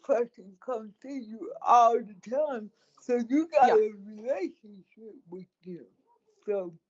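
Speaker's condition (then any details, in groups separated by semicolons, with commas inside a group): Cerebral palsy; speech affected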